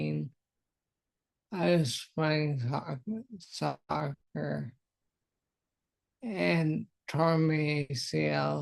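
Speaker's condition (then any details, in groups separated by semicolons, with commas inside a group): Multiple sclerosis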